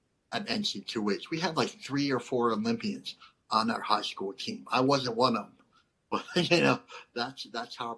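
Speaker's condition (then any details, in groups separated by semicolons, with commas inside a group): Cleft lip and palate; not fully formed at birth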